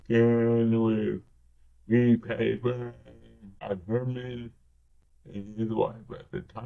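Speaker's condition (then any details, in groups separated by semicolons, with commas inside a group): Cerebral palsy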